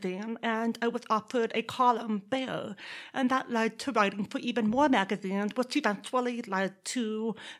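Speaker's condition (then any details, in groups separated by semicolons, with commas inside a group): Deafness; deaf accent combined with Texas accent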